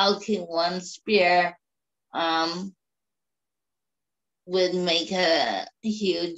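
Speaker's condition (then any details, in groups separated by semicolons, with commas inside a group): Cerebral palsy; birth oxygen deprivation, from birth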